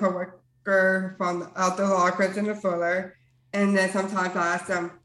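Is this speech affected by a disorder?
Yes: Down syndrome.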